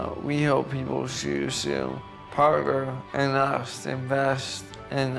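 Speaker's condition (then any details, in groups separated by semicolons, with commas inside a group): ALS; onset with upper body muscle spasms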